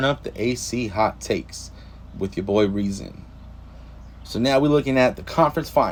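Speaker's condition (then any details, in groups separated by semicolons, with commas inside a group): No condition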